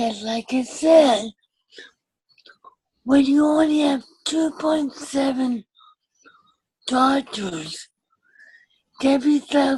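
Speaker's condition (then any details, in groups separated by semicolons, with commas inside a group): Cerebral palsy with ataxia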